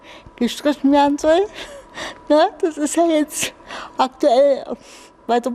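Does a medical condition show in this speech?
Yes: infantile cerebral palsy; spastic cerebral palsy, infantile brain damage since birth, cramping, limitations in all areas.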